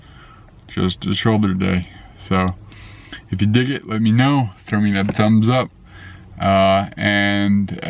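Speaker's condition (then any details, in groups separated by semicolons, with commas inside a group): Cerebral palsy; affects gait and walking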